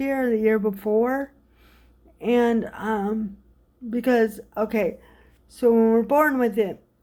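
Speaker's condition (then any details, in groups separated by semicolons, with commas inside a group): Cerebral palsy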